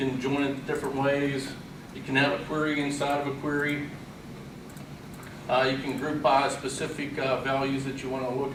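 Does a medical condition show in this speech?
No.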